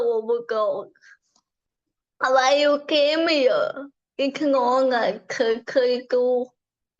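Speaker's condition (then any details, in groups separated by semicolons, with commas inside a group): Cerebral palsy; from birth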